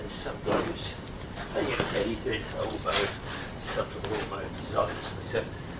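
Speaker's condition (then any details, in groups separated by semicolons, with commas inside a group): No condition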